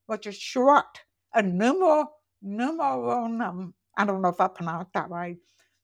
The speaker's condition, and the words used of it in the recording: Deafness. I knew I had an accent that hailed from nowhere accessible